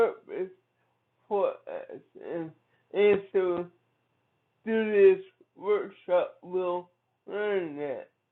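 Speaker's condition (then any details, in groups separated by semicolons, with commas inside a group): Cerebral palsy; from birth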